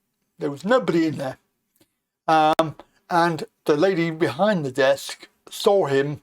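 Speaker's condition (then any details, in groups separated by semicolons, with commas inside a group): Cerebral palsy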